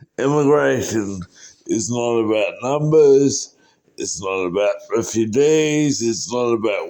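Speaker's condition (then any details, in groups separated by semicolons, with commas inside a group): Cerebral palsy; uses wheelchair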